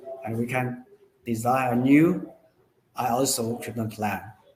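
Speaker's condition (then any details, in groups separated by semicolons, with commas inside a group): No condition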